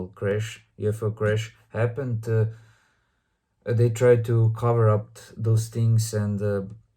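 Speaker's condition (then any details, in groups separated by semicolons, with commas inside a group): No condition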